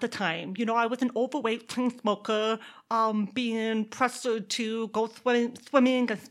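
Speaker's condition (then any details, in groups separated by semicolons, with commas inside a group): Deafness; deaf accent combined with Texas accent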